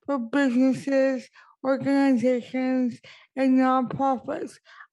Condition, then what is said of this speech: Cerebral palsy. So I learned that once I had somebody's attention, I had to hurry up and say what I wanted to say before they stopped listening.